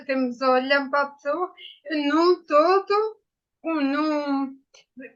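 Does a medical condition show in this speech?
Yes: ataxia after brain injury.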